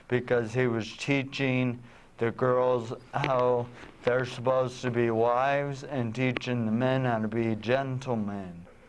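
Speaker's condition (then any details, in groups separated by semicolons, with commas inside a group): Traumatic brain injury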